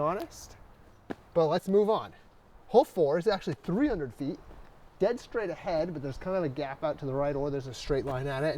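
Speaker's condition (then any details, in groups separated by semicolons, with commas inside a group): No condition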